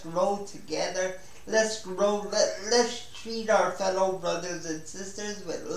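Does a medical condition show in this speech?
Yes: spastic cerebral palsy.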